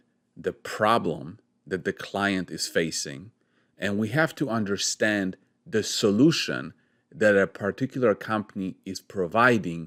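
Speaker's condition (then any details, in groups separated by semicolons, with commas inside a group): No condition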